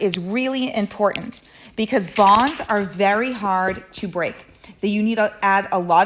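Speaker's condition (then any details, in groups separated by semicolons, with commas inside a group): No condition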